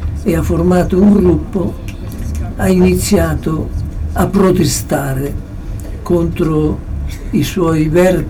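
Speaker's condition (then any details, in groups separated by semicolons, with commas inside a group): Parkinson's disease; approaching final stage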